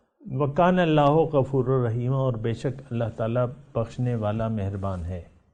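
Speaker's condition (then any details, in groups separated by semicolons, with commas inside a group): No condition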